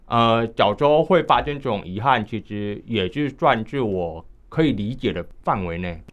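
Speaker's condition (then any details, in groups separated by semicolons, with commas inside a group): Hearing impairment, high-frequency hearing loss, mild; low frequencies near normal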